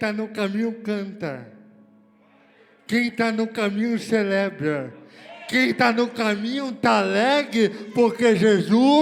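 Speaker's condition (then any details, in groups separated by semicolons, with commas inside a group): Cerebral palsy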